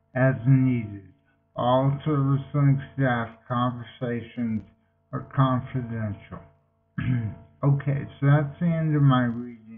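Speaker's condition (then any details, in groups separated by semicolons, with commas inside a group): Multiple sclerosis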